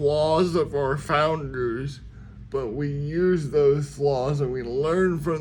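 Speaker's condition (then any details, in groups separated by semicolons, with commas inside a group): Cerebral palsy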